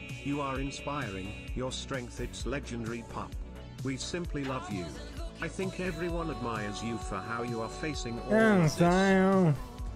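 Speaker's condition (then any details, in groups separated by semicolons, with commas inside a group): No condition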